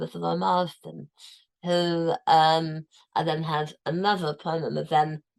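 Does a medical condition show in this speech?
Yes: tongue cancer, tongue removed; post-surgery, cancer-free, diagnosed stage 4.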